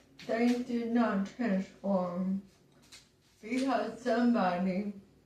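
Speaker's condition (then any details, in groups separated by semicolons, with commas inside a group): Throat cancer radiation damage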